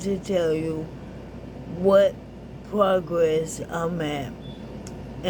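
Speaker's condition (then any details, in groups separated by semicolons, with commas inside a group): ALS; recently diagnosed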